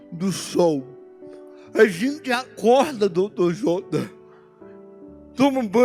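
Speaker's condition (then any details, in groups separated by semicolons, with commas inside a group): Cerebral palsy; no speech as child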